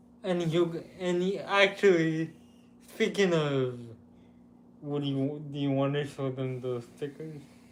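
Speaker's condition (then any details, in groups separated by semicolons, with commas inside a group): Cerebral palsy; with developmental delay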